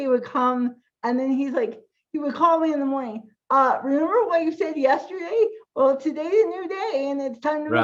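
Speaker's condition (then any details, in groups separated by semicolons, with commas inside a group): Cerebral palsy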